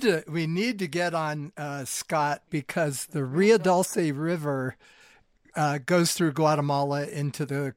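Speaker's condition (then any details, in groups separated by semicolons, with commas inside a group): No condition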